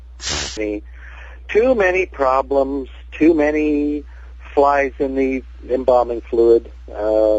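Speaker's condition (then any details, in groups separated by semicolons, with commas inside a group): No condition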